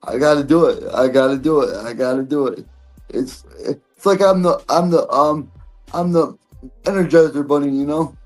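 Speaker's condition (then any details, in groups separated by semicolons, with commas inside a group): Cerebral palsy; present from birth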